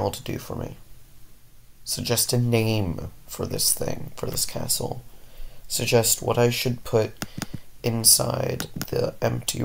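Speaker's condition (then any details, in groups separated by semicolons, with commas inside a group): No condition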